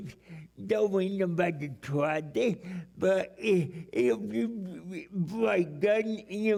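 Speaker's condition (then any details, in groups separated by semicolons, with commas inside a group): Cerebral palsy; speech impediment, 18 years speech school, often not understood, slow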